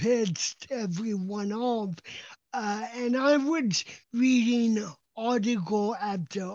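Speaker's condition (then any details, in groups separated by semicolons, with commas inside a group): Cerebral palsy; calm voice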